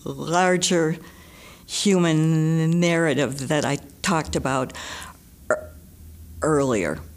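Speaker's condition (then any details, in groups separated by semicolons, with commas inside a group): Stutter; stutter persisting despite much of life trying to stop, described as incurable; severe stutter, stutters a lot; struggles to speak; prolonged sounds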